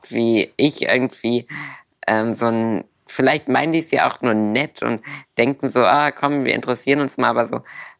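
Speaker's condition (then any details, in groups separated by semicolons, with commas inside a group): Duchenne muscular dystrophy; inherited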